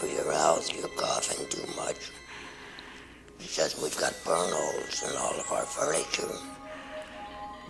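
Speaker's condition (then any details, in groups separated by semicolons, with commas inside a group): Laryngectomy; total laryngectomy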